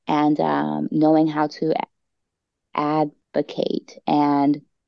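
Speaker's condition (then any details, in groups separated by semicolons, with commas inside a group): Stuttering; prolonged sounds, blocks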